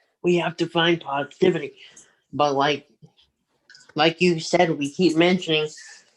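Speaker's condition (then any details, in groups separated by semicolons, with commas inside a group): Cerebral palsy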